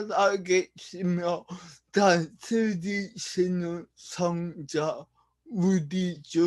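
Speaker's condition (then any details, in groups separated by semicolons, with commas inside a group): Brain lesion disability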